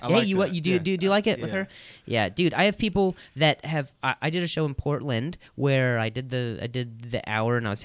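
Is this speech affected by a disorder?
Yes: stuttering, adult onset after concussion; concussion after softball hit throat and head hit ground, slept on concussion; began a few years ago, still stutters; previously fluent, now stutters; here repeated sounds.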